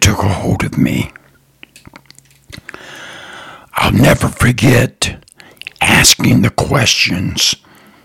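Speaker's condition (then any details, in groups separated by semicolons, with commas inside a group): Throat cancer survivor; tumor regrew to golf-ball size, voice box paralyzing vocal cords, surgery urged; raspy voice, speaks a little differently, voice probably hard to listen to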